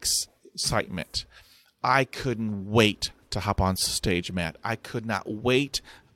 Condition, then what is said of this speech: Stuttering. I carry it everywhere just in case, you know, nothing comes out, because it's random, Matt.